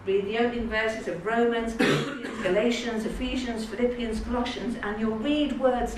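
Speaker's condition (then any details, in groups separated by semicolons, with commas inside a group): No condition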